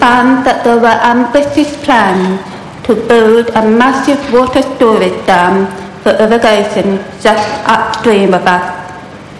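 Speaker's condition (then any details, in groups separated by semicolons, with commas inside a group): Profound deafness; without speech at 2.5 years, mother taught basic speech before school, Mary Hare School for deaf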